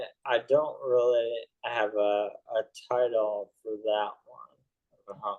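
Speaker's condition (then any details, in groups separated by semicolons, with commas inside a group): ALS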